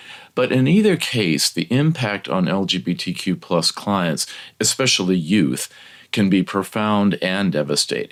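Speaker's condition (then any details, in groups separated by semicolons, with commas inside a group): No condition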